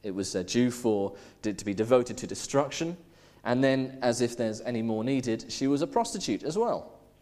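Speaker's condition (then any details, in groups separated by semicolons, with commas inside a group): No condition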